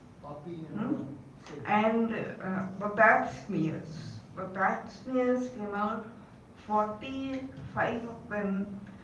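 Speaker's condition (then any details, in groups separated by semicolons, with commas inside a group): Cerebral palsy; caused by encephalitis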